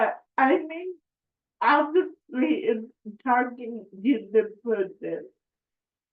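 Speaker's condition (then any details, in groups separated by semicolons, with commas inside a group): Cerebral palsy; affects speech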